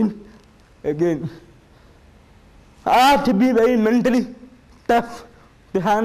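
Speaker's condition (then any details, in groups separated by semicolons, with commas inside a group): Cerebral palsy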